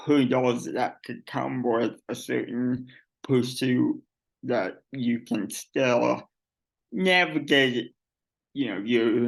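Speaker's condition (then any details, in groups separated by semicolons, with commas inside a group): Cerebral palsy; gait corrective surgery at age 14 to 15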